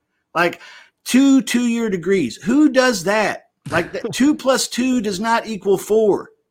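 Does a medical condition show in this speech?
No.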